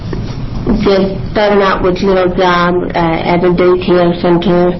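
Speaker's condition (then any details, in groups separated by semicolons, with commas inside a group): Cerebral palsy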